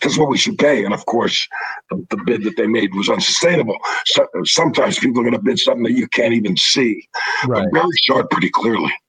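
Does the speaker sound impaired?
Yes: throat cancer, vocal cords removed; cancer free 13 years, partial voice box created by Steve Zeitels in Boston.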